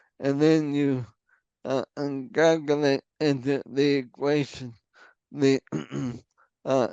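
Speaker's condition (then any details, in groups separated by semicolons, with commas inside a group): ALS; onset left hand weakness, then right hand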